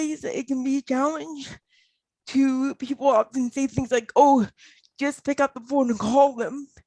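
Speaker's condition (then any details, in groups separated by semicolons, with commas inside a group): Cerebral palsy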